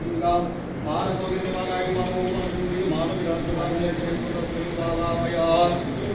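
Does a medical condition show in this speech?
No.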